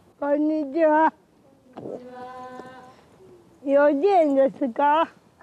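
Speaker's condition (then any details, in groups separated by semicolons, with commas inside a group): Cerebral palsy; severe, wheelchair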